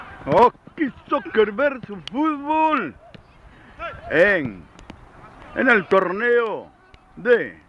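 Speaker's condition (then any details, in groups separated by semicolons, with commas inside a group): No condition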